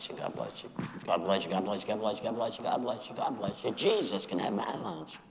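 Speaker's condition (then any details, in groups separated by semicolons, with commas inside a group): Laryngectomy after throat cancer; recurred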